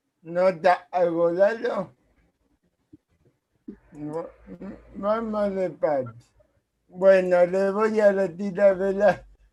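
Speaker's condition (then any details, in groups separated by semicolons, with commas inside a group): Cerebral palsy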